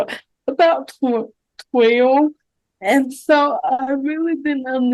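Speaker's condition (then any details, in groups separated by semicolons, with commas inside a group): Cerebral palsy; speech most affected area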